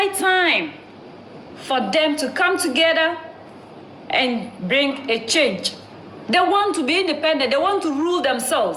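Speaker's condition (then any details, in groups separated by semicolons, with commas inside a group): No condition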